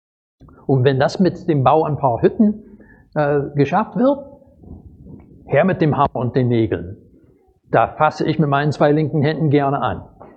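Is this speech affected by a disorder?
No.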